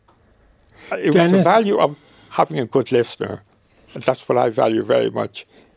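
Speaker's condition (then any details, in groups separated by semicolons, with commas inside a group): Motor neuron disease; diagnosed at St. Vincent's about a year after retiring, early falls running, thumb pain, wheelchair; may get out of breath while talking, voice still sounds characteristically like himself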